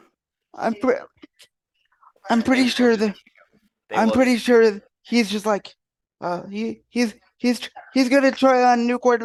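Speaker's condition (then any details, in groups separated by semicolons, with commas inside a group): Cerebral palsy; wheelchair user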